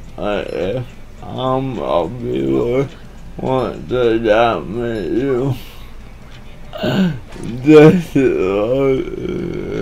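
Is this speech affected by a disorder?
Yes: cerebral palsy; atypical speech.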